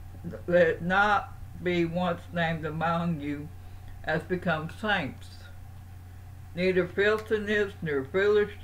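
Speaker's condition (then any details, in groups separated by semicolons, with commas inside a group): Parkinson's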